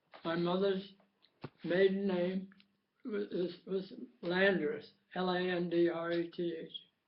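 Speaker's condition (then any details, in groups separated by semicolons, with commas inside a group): Tongue cancer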